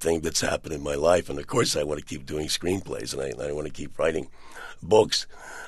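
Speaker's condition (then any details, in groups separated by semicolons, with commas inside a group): Partial laryngectomy for throat cancer; throat cancer surgery, 80% of larynx removed, Cleveland Clinic experimental surgery attaching left neck muscles to larynx; about seven years after surgery, tracheostomy for a very long time, no longer; unable to speak about 2 years, early voice like Brando in The Godfather, improved, called sexy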